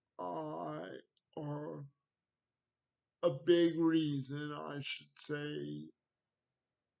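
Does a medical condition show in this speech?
Yes: cerebral palsy.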